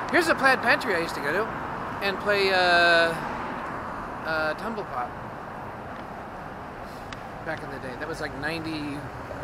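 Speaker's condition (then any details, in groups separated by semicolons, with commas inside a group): No condition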